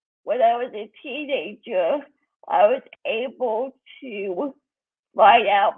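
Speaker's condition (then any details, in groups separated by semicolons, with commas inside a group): Cerebral palsy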